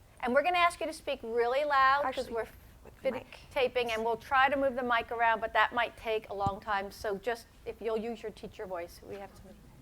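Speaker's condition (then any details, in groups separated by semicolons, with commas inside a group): No condition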